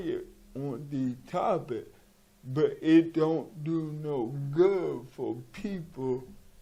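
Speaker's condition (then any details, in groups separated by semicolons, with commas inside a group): Cerebral palsy; from birth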